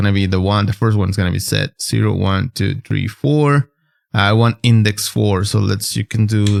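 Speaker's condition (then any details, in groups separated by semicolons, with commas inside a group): No condition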